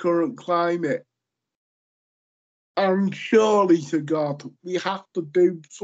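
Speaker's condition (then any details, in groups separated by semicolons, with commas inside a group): Cerebral palsy; lifelong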